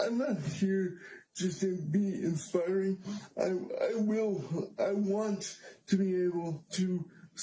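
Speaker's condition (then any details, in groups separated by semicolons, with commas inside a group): Cerebral palsy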